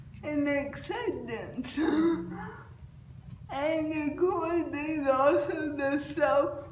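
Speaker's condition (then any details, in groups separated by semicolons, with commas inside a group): Cerebral palsy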